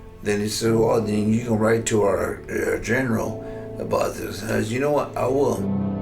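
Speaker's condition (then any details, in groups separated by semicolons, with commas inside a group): Amyotrophic lateral sclerosis; progressive, spasticity, speech-generating device, nighttime bipap; physical and aqua therapy, spasticity medicine, lung capacity monitored; slurred from onset, now much more slurred, uses device, voice banked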